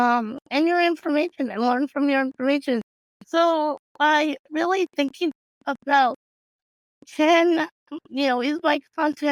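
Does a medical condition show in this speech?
Yes: cerebral palsy.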